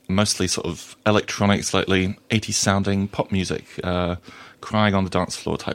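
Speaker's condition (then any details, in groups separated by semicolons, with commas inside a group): No condition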